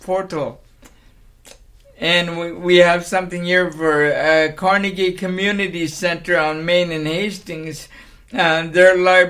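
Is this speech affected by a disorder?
Yes: cerebral palsy.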